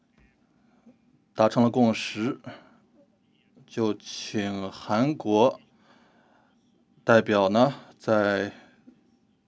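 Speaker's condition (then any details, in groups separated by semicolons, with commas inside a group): No condition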